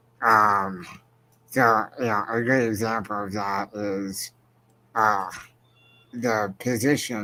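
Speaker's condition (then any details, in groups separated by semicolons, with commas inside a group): Spinal muscular atrophy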